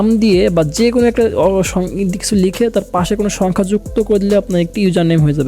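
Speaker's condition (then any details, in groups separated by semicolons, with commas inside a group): No condition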